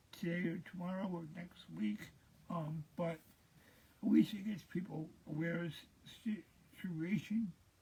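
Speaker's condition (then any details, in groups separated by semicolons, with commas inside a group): Cerebral palsy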